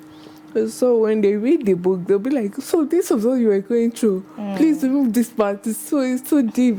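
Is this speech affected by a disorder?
Yes: cerebral palsy.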